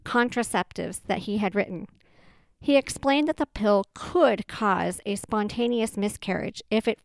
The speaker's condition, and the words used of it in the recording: Cleft palate. You know, you have a really good voice. It would be good on the radio.